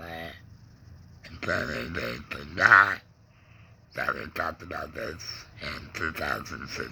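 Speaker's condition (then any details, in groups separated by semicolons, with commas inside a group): Laryngectomy; neck breather, stoma, tongue cancer, throat rebuilt with intestine, radiation, neck scarring; neck breather 10 years, tube fed, tongue pain; cough clears mucus, losing remaining tongue would end voice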